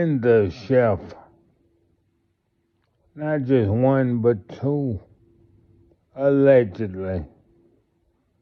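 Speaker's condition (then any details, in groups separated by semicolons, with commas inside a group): Multiple sclerosis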